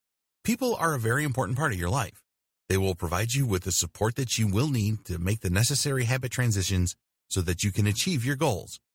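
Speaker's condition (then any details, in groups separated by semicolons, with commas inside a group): No condition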